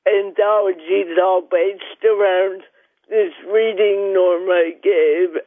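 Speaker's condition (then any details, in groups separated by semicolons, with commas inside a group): Cerebral palsy; mild; joins by phone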